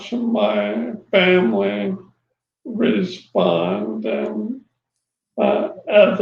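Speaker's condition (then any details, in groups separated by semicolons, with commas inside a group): ALS; voice changed early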